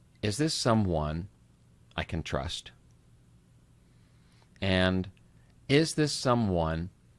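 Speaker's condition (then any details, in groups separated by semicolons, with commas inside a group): No condition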